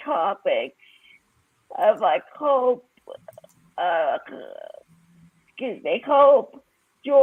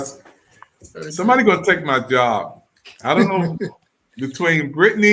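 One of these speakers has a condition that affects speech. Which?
The first: cerebral palsy.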